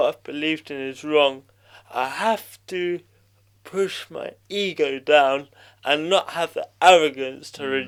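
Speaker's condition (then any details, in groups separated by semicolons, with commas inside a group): Cerebral palsy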